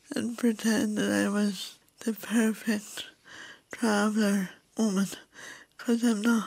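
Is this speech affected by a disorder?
Yes: cerebral palsy.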